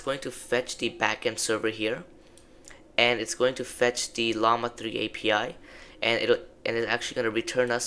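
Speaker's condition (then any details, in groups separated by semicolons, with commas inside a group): No condition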